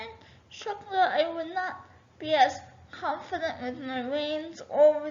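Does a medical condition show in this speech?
Yes: cerebral palsy.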